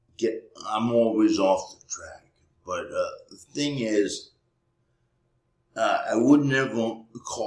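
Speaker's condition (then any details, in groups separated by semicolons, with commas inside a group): Cerebral palsy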